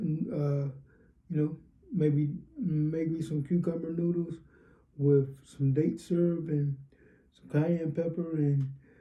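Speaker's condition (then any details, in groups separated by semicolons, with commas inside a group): Cerebral palsy, spastic diplegia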